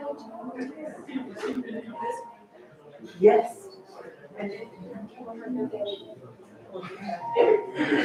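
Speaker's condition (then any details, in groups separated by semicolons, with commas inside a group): No condition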